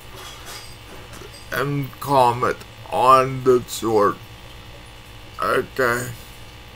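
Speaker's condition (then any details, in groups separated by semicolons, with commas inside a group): Cerebral palsy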